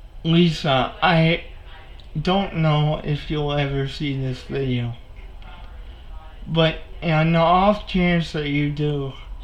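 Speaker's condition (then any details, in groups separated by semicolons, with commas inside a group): Cerebral palsy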